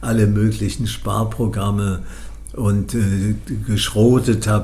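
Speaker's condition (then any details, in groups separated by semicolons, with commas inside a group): Parkinson's disease; first diagnosed by a psychiatrist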